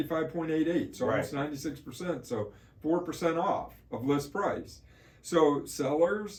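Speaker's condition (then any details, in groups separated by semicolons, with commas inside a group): No condition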